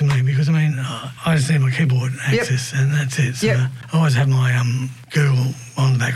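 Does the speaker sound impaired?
Yes: early onset Parkinson's disease; early diagnosis; can no longer play guitar; voice affected, host says clearly understood.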